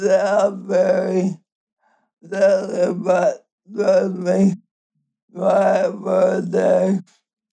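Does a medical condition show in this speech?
Yes: ALS; cannot use arms, cannot walk, uses Tobii Dynavox speech-generating device; communicates softly, Tobii Dynavox translates words, host repeats and sometimes reads words.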